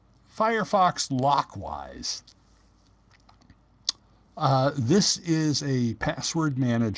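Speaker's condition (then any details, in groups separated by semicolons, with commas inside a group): No condition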